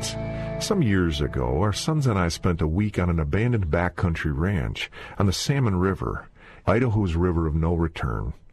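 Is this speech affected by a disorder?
No.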